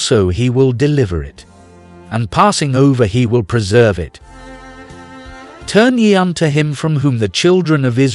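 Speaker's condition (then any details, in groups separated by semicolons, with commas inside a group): No condition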